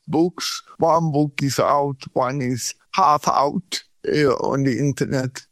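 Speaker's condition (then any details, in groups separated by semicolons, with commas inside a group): Cerebral palsy; cramp and pain free in Thailand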